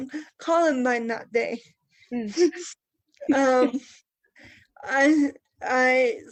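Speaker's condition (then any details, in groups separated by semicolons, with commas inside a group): Cerebral palsy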